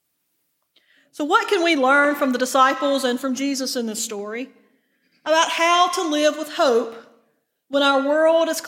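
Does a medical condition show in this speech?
No.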